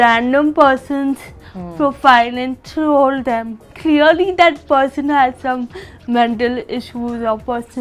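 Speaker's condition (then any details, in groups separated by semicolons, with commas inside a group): Cerebral palsy; since early childhood, childhood physical and occupational therapy; about 22 years under developmental care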